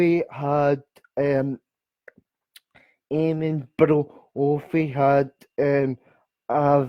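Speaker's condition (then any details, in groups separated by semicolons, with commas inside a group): Cerebral palsy; unable to walk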